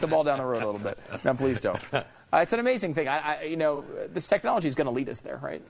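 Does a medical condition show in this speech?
No.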